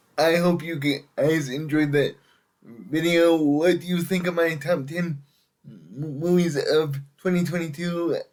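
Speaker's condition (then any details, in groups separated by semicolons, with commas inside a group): Cerebral palsy; affects all muscles; able to speak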